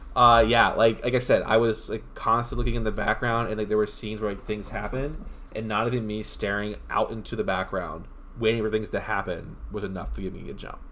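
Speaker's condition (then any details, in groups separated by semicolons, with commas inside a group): No condition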